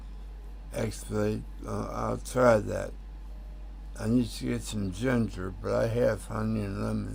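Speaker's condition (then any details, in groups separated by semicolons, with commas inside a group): Tongue cancer; tongue swollen from radiation, voice too weak to read aloud, congestion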